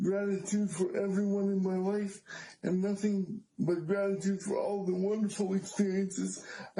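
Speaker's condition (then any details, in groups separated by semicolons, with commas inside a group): Cerebral palsy; power wheelchair user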